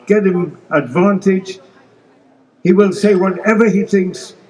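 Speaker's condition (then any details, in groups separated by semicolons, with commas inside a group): No condition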